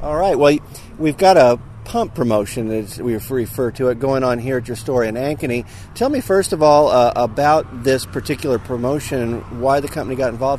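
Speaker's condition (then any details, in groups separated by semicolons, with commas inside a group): No condition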